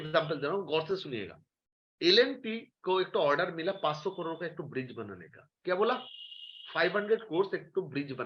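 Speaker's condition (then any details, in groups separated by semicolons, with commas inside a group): No condition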